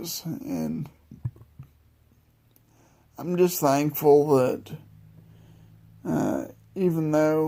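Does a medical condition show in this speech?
Yes: multiple sclerosis; wheelchair; new infusion to halt progression, less fatigue.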